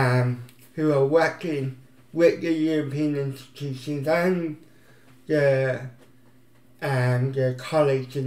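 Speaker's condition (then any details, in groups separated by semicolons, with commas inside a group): Cerebral palsy; mild, ataxic type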